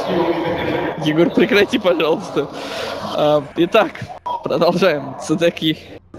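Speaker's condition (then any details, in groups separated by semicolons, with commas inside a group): No condition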